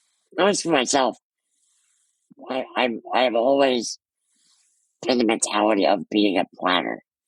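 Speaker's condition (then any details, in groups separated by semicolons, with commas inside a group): Muscular dystrophy; present from birth; ventilator-dependent breathing, wears ventilator mask; ventilator breathing sounds audible while speaking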